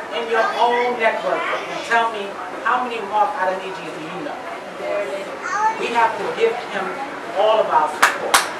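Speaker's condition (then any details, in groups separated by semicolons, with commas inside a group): No condition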